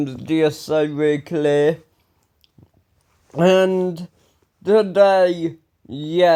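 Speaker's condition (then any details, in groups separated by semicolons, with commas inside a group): Ataxia; speech recently worse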